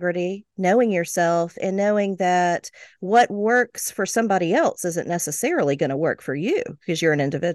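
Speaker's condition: No condition

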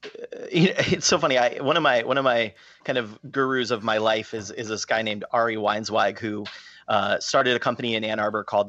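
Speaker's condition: No condition

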